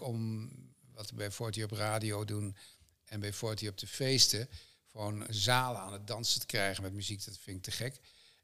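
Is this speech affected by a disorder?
No.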